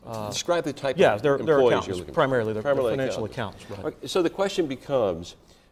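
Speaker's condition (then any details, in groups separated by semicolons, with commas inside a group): No condition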